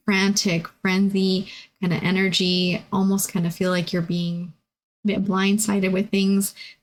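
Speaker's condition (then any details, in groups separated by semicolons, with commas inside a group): No condition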